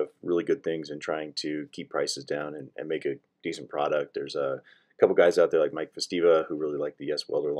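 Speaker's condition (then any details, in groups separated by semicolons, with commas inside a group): No condition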